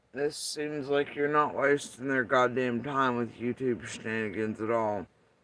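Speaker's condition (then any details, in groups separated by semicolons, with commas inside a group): Facial paralysis after surgery; tongue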